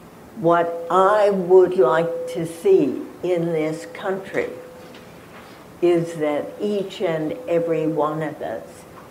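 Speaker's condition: Spasmodic dysphonia; diagnosed 1998 at Johns Hopkins after 4 months unable to talk, ALS and throat cancer suspected; 4 months unable to talk before diagnosis, injections keep voice usable on air

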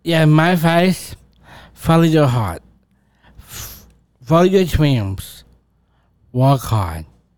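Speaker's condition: Down syndrome; extra 21st chromosome

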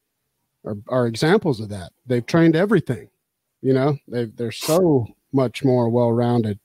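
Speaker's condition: No condition

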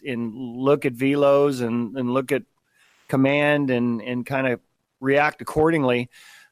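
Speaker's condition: No condition

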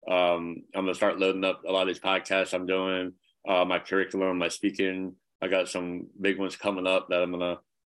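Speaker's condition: Cleft palate; congenital, severe

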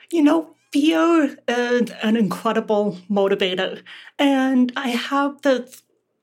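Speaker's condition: Deafness; relies on lip reading

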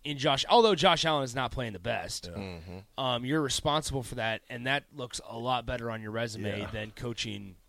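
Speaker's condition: No condition

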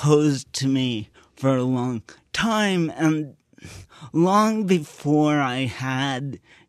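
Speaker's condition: Cerebral palsy; speech slurred, slurring tongue, hand tremor, reduced balance and coordination, intense muscles

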